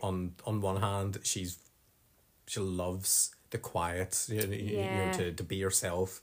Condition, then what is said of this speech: Stuttering. Well, I think with the length of her surname, the fact that her surname is French, and I've got a stammer, no.